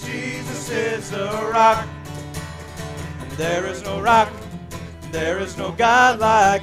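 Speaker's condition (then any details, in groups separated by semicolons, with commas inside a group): No condition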